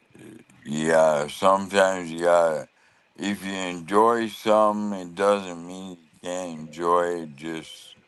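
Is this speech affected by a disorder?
Yes: ALS; losing ability to talk and swallow.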